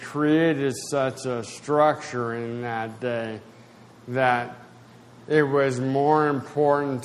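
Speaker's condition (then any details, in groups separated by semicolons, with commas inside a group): Spasticity, mild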